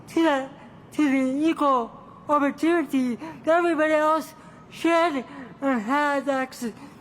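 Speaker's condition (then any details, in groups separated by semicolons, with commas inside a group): Cerebral palsy; from birth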